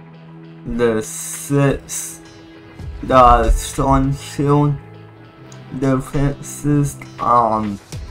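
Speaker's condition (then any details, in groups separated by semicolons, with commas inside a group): Cerebral palsy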